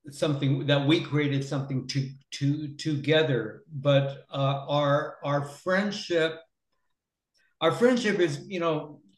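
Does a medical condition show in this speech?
Yes: stuttering; which the speaker calls obvious; here repeated sounds, repeated words.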